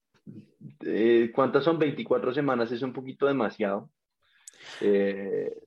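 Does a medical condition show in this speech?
No.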